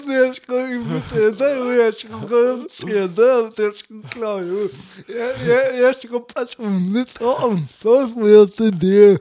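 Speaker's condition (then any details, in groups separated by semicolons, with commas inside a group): Cerebral palsy; speech difficulties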